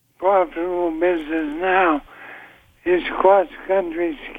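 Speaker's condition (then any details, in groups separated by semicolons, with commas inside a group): ALS; progressive weakness, wheelchair user; voice getting softer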